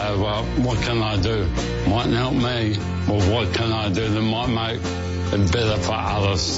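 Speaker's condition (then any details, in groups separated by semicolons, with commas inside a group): Motor neurone disease; first sign was hand weakness, trouble putting pegs on washing line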